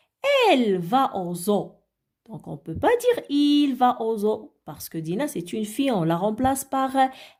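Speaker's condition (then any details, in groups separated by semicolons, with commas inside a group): No condition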